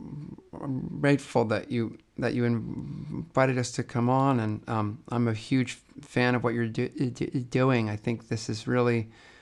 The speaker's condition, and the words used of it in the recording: Stuttering. So in many regards, my stuttering is actually became permanently worse after that, and I'm still kind of like having to process that.